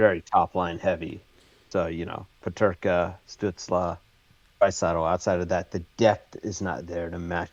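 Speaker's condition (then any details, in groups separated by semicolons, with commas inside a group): No condition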